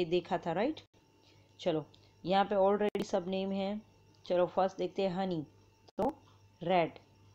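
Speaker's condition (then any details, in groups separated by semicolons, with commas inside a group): No condition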